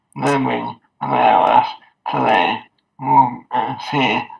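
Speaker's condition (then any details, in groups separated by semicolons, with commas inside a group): Amyotrophic lateral sclerosis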